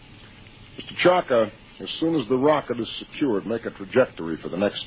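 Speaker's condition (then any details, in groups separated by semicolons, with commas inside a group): No condition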